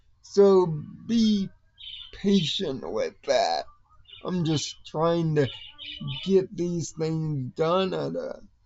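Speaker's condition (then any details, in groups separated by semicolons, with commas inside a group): Cerebral palsy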